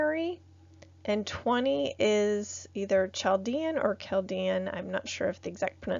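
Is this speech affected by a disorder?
No.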